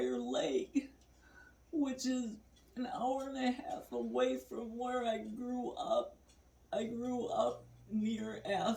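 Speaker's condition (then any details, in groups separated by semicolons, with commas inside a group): Multiple sclerosis; diagnosed at age 21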